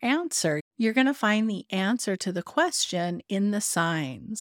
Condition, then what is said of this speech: None; typical speech.